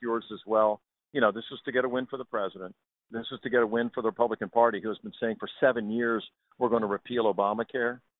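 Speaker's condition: No condition

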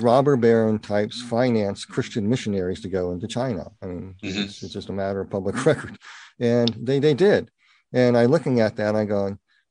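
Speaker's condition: Partial cleft palate; congenital

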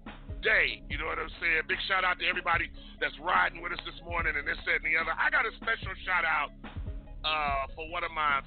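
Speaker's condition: No condition

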